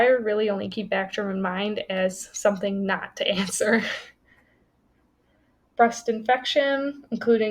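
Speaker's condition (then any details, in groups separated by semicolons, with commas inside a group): No condition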